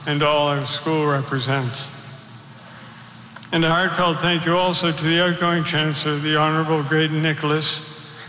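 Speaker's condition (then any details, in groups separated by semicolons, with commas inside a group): Parkinson's disease; chronic, impaired brain dopamine production; voice may weaken during address, daughter Patricia ready to take over reading; speaking requires intense concentration, thinking and talking together increasingly hard, shouts to compensate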